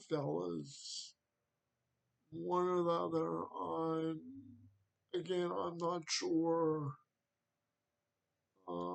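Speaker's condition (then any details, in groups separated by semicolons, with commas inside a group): Cerebral palsy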